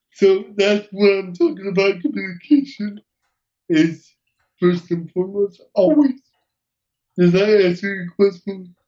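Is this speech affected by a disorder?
Yes: cerebral palsy; uses wheelchair.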